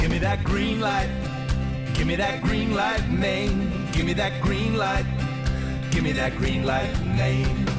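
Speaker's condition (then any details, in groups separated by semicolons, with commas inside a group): No condition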